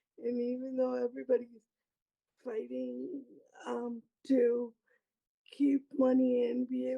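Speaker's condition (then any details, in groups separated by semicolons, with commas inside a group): Cerebral palsy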